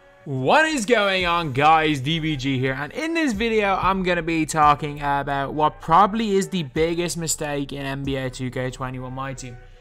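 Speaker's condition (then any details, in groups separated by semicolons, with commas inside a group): No condition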